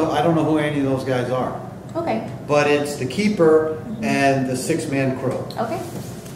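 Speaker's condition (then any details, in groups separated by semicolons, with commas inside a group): No condition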